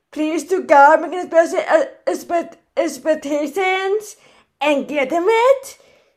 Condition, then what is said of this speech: Cerebral palsy. I have cerebral palsy on my right side. After I have a speech disability, I have a limp, I have foot braces, I have a tiny right hand